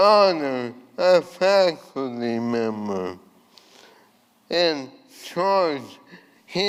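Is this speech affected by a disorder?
Yes: ALS; voice changed from earlier resonant voice.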